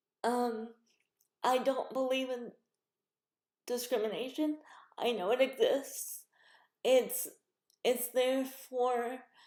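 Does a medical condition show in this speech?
Yes: cerebral palsy.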